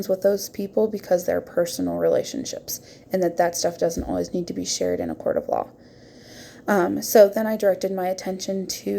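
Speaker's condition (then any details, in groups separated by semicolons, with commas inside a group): No condition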